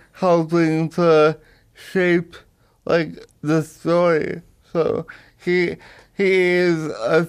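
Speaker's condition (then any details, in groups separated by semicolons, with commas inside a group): Cerebral palsy; power wheelchair user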